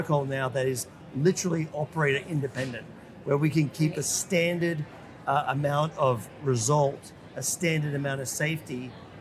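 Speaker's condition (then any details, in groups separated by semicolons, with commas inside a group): No condition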